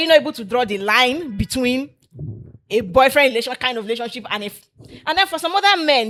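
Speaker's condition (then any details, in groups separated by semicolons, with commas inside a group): No condition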